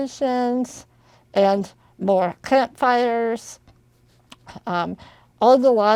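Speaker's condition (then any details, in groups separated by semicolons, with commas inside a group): Spinal muscular atrophy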